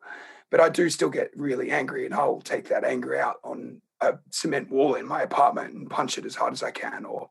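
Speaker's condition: Laryngeal cancer; in voice box

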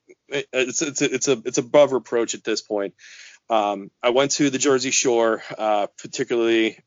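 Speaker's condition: Stuttering; stuttered through childhood and school years, about first 14 or 15 years, ashamed, bullied; ongoing; repeated sounds, repeated words

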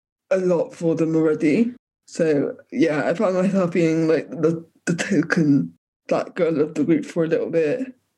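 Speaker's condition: Cerebral palsy; physiotherapy in childhood

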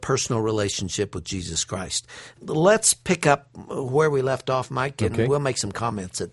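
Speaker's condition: No condition

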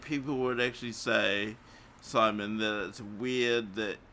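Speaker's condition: Cerebral palsy; morphine not allowed after it

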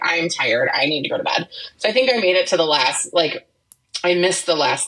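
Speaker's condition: No condition

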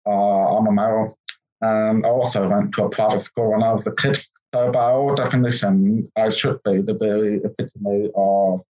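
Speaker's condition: Profound deafness, congenital

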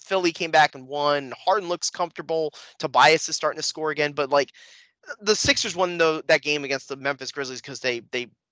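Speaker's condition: No condition

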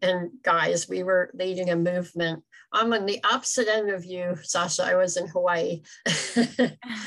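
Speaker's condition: Cleft palate; congenital, extremely severe

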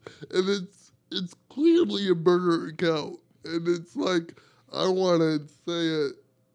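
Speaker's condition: Cerebral palsy; wheelchair user

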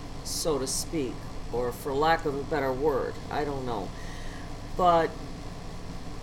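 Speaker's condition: No condition

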